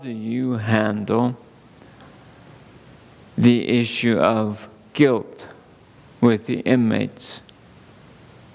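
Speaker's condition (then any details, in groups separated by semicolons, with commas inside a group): ALS; under neurologist care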